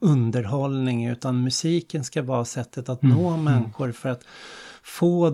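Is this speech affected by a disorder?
No.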